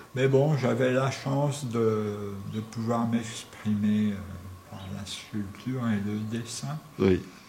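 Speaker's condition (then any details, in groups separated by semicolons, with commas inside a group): Tongue cancer; tracheostomy after surgery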